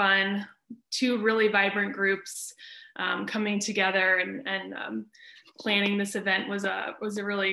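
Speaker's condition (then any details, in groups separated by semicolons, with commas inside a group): No condition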